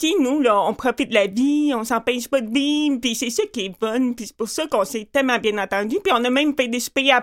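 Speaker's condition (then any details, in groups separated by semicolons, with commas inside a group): Profound deafness with cochlear implant, congenital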